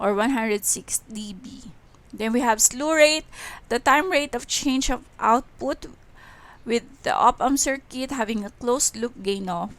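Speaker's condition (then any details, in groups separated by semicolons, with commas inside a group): No condition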